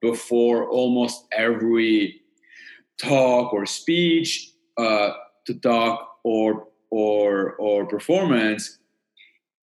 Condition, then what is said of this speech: Stuttering. And not only is he a TEDx speaker, he's now a stand-up comedian and a seasoned stutterer.